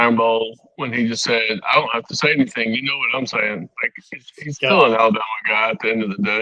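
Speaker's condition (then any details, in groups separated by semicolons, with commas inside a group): No condition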